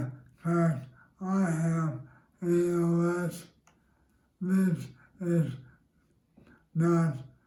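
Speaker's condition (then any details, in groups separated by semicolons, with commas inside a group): ALS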